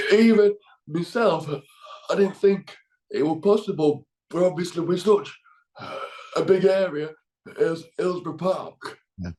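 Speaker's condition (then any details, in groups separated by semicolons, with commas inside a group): Cerebral palsy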